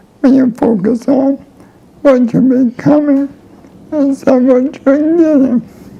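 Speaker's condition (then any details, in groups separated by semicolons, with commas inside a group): ALS; voice and lungs affected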